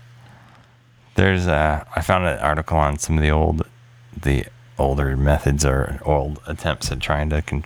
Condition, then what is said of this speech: None; typical speech.